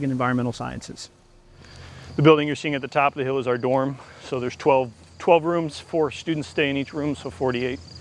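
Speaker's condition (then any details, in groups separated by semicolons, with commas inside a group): No condition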